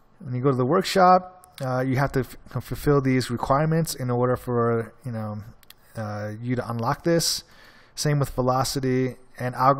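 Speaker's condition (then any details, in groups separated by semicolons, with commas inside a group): No condition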